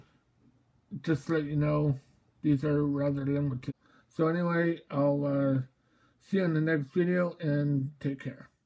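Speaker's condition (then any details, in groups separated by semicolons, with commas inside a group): Mobius syndrome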